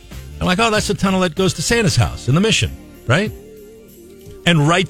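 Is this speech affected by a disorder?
No.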